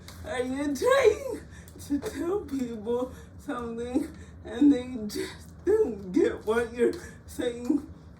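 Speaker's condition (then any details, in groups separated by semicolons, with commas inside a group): Cerebral palsy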